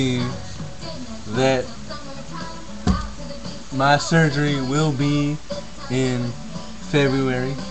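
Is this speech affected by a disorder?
No.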